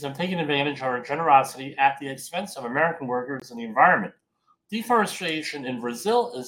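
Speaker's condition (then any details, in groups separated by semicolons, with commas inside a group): Bilateral cleft lip and palate; from birth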